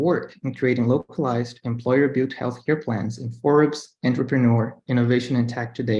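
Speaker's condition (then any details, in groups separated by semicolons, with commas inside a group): No condition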